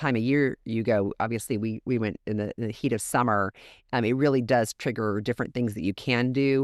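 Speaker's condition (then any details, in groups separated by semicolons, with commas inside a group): No condition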